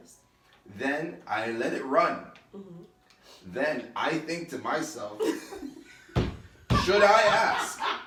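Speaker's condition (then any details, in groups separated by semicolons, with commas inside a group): No condition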